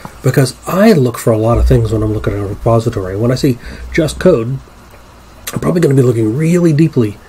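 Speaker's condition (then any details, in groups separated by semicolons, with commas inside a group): No condition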